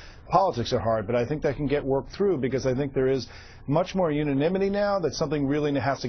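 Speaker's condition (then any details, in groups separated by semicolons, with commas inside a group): No condition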